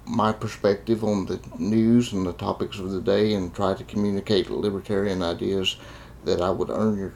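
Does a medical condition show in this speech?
Yes: cerebral palsy; congenital cerebral palsy.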